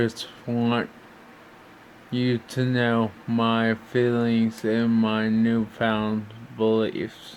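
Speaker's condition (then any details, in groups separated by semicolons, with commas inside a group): Brain injury (brain shearing)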